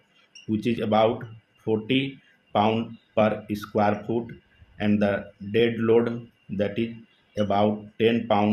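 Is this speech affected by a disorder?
No.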